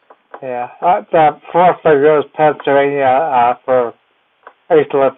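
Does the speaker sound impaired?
Yes: cerebellar ataxia; gets around with walker, team helps up and down stairs.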